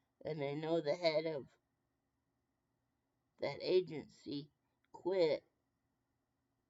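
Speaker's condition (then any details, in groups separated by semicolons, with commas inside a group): Brain injury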